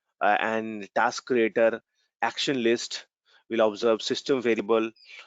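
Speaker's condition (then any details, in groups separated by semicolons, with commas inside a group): No condition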